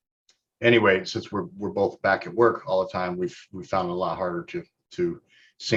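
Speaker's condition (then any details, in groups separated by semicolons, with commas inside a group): No condition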